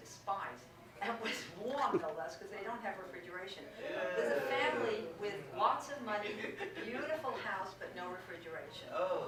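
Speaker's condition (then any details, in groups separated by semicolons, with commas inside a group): No condition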